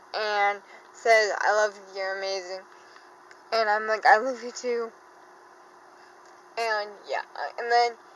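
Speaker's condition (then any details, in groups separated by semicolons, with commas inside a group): Cerebral palsy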